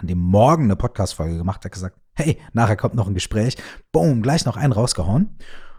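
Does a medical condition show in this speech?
No.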